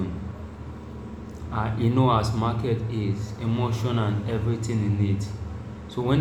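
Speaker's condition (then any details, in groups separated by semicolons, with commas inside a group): No condition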